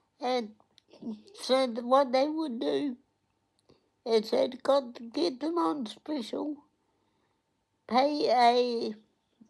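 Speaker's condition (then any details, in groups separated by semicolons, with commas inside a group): Cerebral palsy; onset at 8 days old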